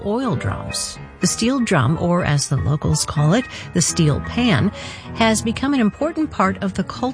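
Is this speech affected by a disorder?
No.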